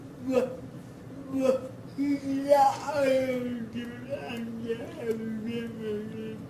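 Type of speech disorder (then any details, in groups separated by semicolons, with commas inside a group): Dysarthria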